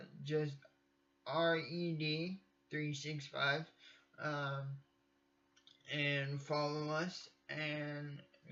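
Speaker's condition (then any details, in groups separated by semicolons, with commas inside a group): Cerebral palsy; from birth, uses wheelchair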